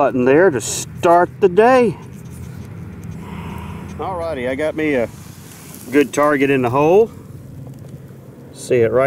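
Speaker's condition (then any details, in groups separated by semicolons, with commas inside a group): No condition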